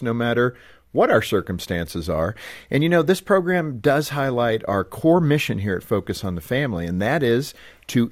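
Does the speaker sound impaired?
No.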